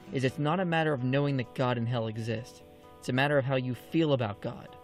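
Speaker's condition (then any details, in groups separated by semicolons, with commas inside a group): No condition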